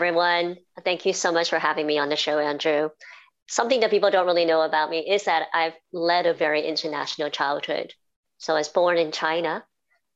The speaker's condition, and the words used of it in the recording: Cleft palate. I am very grateful I received that speech therapy, and that has really allowed me to be very clear in my communication to everybody today on the podcast.